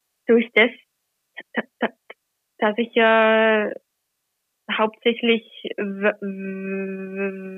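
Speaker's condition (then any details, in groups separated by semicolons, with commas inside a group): Stuttering; covert stuttering hidden over ten years, avoided words anticipated to be stuttered; no longer hidden, reads Gospel in church, practices reading at home beforehand; reading aloud in church not stutter-free; prolonged sounds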